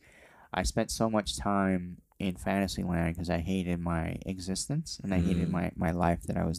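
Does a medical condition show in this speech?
Yes: cleft lip and palate.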